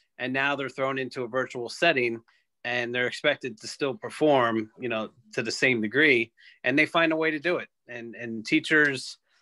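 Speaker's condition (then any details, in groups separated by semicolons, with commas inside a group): No condition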